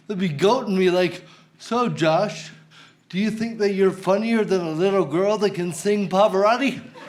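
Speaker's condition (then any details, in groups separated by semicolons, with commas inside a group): Cerebral palsy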